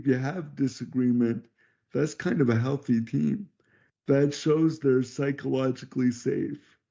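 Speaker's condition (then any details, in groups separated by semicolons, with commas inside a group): Cerebral palsy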